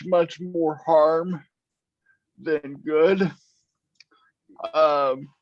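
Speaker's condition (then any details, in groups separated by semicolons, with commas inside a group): Cerebral palsy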